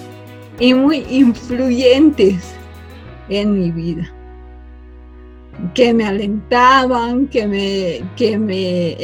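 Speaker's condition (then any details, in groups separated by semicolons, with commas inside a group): Cerebral palsy from birth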